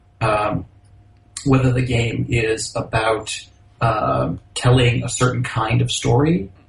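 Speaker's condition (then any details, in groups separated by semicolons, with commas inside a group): No condition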